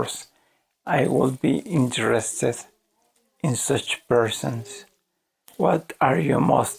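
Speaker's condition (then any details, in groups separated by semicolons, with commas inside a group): ALS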